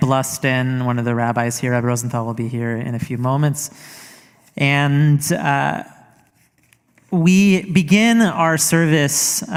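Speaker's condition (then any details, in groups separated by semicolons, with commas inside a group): No condition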